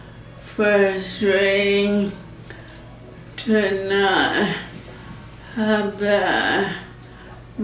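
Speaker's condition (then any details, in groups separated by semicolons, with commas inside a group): ALS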